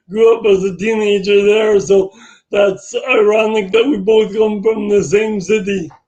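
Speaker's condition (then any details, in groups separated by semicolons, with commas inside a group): Brain injury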